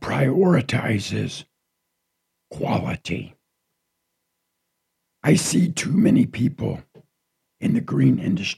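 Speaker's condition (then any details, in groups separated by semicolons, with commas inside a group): Partial laryngectomy from cancer; raspy voice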